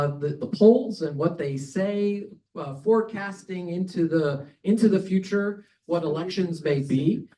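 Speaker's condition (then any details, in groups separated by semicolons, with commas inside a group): No condition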